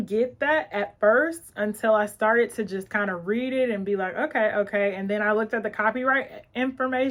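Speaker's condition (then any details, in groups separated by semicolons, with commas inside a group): No condition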